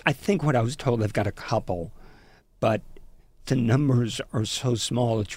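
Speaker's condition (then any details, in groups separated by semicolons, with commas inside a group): Spasmodic dysphonia; abductor form laryngeal dystonia, brainstem interference causing laryngeal muscle spasms, onset past few years, worsened by stress; Botox throat injections into vocal cord muscle from Andrew Blitzer, conservative dosing avoids airway closure; labored delivery, words slurring, lost range and inflection, runs out of breath, sounds near last breath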